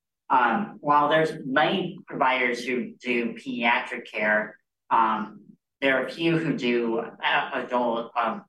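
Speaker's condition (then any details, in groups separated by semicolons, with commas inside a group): Cleft lip and palate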